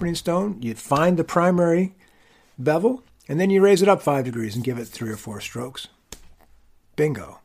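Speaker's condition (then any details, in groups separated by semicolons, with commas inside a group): No condition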